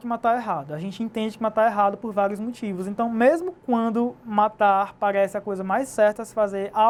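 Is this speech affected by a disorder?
No.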